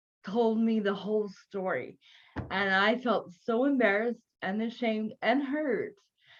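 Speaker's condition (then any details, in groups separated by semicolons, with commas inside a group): Cerebral palsy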